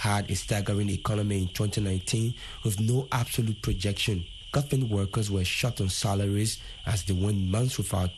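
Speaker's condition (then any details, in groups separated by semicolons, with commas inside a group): No condition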